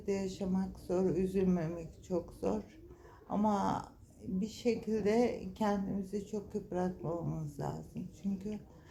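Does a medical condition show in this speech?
Yes: ALS, upper motor neuron predominant; mainly upper motor neuron, onset with balance problems, leg weakness; 31 years since onset, age 62.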